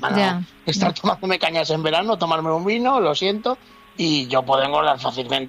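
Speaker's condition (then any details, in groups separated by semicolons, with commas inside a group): No condition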